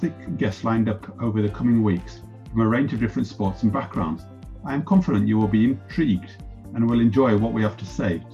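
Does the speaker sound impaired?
No.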